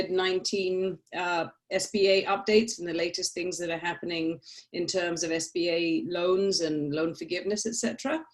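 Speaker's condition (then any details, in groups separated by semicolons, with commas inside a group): No condition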